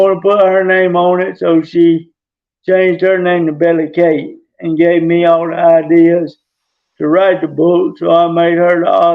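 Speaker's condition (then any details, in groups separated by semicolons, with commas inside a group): Traumatic brain injury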